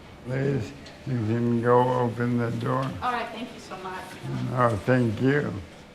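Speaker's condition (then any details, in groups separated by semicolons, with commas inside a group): ALS; rapidly progressing whole-body paralysis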